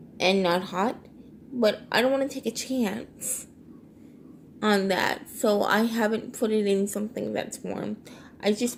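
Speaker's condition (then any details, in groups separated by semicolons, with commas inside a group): Cerebral palsy, triplegia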